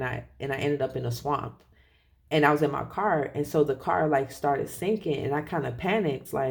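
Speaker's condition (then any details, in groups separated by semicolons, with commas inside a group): No condition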